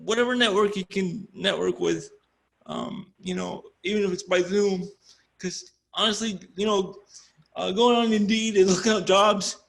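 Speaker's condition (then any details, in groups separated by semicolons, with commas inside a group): Cerebral palsy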